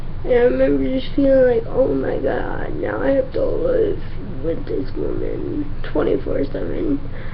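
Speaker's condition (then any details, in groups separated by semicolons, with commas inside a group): Cerebral palsy; from infancy, difficulty moving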